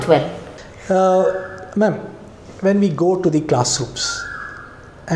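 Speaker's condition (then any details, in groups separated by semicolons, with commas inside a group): No condition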